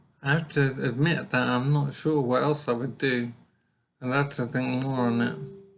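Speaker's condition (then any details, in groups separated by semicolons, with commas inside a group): Brain injury; severe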